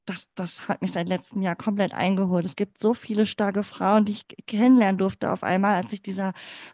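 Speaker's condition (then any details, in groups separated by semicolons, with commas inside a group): Cleft palate; infant feeding difficulty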